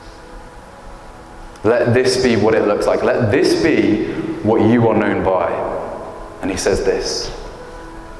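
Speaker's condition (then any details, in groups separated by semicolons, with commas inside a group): No condition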